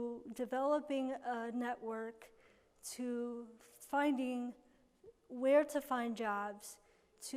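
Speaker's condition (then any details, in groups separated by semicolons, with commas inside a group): Cerebral palsy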